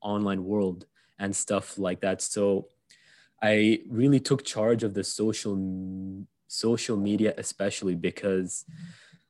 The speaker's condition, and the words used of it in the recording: Stuttering. A lot of it is just because around five, I developed a stutter, which I just have a bit now, but I really overcame it